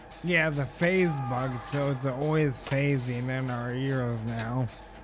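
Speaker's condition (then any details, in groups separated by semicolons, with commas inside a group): ALS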